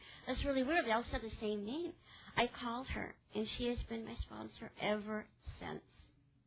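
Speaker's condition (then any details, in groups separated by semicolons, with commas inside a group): Cleft palate; congenital, repaired age 3, 14 adult teeth missing, dental surgeries, hip bone graft above upper lip; infant feeding difficulty with weight loss, ongoing dental problems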